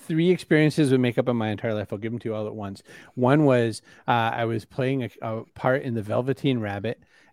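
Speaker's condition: No condition

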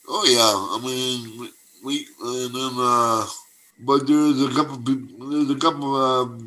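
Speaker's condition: Cerebral palsy; uses wheelchair for mobility

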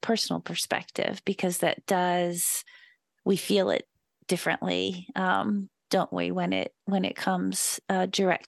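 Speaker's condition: No condition

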